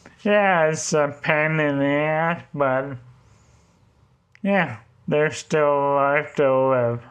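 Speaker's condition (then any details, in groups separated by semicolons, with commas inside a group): ALS; slow progression, leg onset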